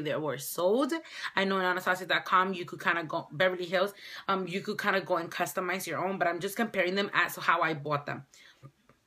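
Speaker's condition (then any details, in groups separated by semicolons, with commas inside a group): No condition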